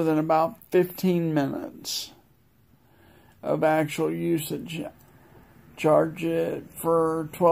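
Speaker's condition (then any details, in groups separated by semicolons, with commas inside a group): Multiple sclerosis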